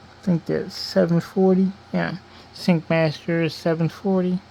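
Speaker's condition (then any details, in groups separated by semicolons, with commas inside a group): Cerebral palsy; diplegia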